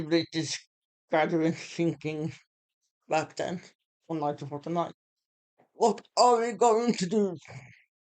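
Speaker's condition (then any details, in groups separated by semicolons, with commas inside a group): Muscular Parkinson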